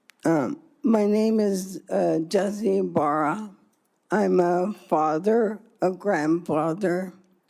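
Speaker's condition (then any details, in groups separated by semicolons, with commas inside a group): ALS; ALS, upper body affected, legs spared; over one year since diagnosis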